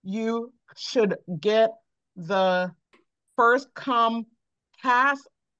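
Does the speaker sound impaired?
Yes: aphasia after stroke; trouble with mental arithmetic, walking difficulty after stroke; fluent with frequent 'you know' fillers, restarts, trailing unfinished sentences.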